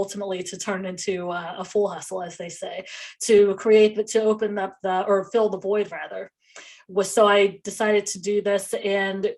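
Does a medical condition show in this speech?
No.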